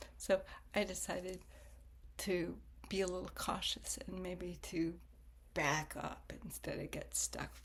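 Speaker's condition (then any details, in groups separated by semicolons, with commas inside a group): Spastic cerebral palsy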